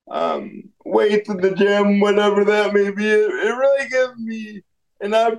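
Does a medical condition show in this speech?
Yes: cerebral palsy; congenital, born prematurely at 29 weeks, diagnosed within weeks, brain-muscle disconnect, worse lower in body, walks with walker.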